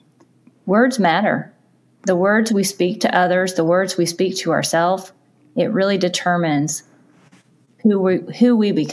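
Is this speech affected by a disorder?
No.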